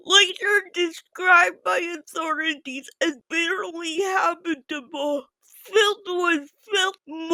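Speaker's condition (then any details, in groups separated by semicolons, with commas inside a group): Physical speech impairment; physical speech impairment, no intellectual disability; hard for unfamiliar listeners, some names hard to pronounce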